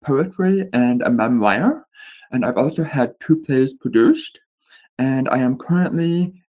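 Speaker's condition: Deafness with speech impediment, born deaf; cannot really hear voices in interviews

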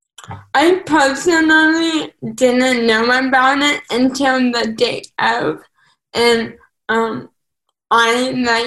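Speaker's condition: Cerebral palsy; some mental developmental delay

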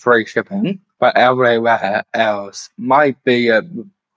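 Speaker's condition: Down syndrome; later diagnosed with autism

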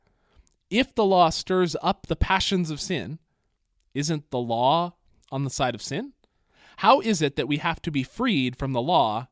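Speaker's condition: No condition

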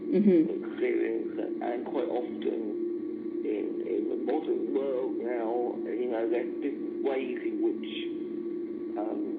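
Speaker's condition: Cerebral palsy; needs extra support at work, slow typer, dictates to support worker, needs help to drive

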